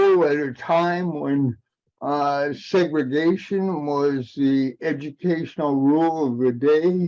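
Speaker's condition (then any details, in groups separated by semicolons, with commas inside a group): Cerebral palsy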